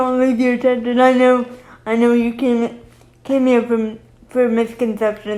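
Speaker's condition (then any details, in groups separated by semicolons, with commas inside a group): Cerebral palsy; uses wheelchair; can speak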